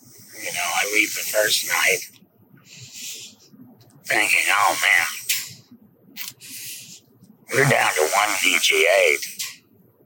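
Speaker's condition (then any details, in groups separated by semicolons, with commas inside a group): Laryngectomy; no vocal cords, 6.5 days intensive care, 32 days in hospital without food or water; esophageal speech, presses on neck daily to talk, rattles esophagus like vocal cords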